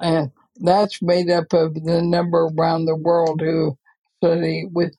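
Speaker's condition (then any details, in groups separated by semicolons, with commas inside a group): ALS; expects to die within couple of years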